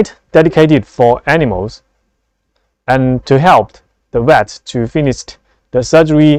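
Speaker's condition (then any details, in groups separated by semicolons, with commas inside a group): No condition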